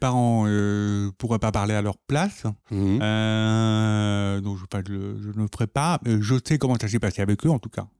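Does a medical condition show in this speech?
Yes: profound deafness from birth; profound congenital deafness, behind-the-ear hearing aids, cued speech (LPC), sign language learned later, younger sister also deaf.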